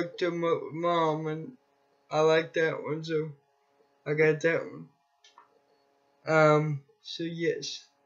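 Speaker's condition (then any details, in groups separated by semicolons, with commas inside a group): Cerebral palsy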